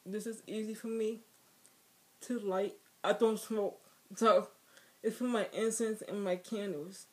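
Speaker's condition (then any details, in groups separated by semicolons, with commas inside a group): Speech impairment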